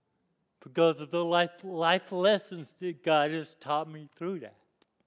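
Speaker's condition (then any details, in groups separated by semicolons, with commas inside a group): Cerebral palsy; lifelong disability since youth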